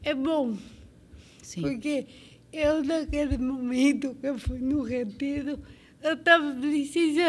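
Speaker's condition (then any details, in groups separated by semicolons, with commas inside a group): Cerebral palsy; from birth, medical negligence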